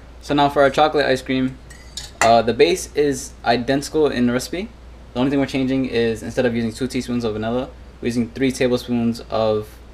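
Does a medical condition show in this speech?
No.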